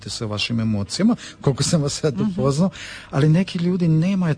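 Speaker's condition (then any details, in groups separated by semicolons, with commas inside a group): No condition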